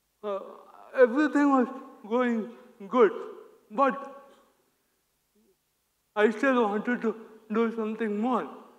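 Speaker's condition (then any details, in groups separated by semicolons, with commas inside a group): Cerebral palsy; from birth, affects body movements and speech; hinders speech, sounds childlike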